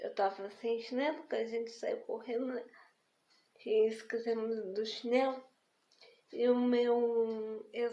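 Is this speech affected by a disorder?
Yes: spastic diplegic cerebral palsy.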